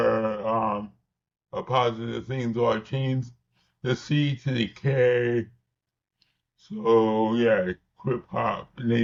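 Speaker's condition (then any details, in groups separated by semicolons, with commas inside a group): Cerebral palsy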